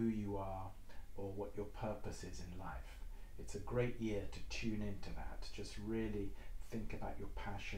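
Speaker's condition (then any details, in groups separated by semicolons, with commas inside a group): No condition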